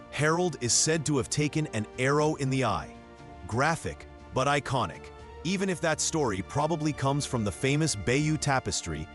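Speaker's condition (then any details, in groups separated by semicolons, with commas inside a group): No condition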